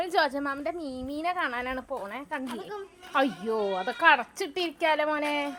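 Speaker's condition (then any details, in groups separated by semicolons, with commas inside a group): No condition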